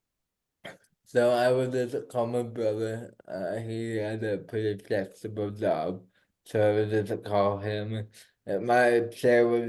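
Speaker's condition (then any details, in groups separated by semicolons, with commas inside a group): Cerebral palsy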